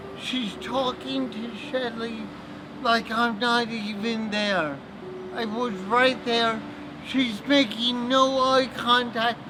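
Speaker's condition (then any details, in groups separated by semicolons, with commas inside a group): Cerebral palsy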